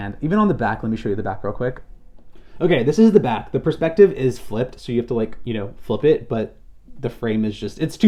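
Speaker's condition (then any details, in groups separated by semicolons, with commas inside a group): No condition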